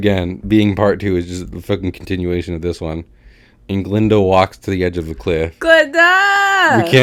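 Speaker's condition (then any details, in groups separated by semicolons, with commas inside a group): No condition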